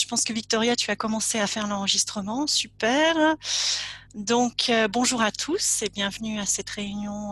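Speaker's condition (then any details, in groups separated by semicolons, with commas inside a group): No condition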